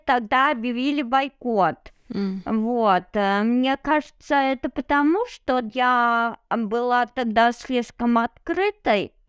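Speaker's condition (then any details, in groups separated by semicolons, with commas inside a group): Cerebral palsy; no wheelchair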